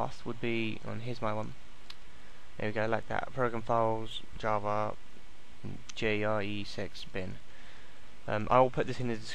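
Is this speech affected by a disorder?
No.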